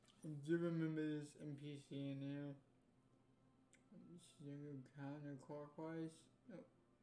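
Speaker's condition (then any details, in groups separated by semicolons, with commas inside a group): Cerebral palsy; affects legs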